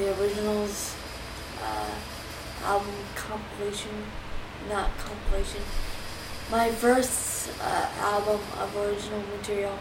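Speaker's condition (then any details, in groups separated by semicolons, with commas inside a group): Cerebral palsy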